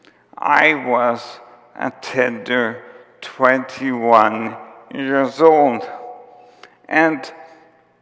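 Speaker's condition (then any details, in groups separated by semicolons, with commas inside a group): ALS; onset with tiredness and clumsiness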